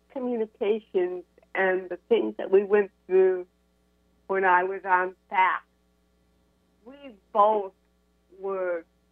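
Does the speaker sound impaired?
Yes: cerebral palsy; cerebral palsy from birth, diagnosed at UCLA, crutches, spinal cord surgery C1 to C7, titanium neck; ongoing Botox for chronic pain, constant brain signals cause pain.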